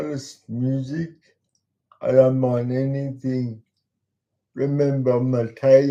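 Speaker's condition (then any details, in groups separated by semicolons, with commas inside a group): Cerebral palsy; talks slowly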